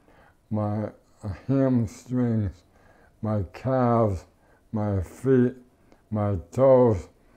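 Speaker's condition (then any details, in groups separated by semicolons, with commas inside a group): ALS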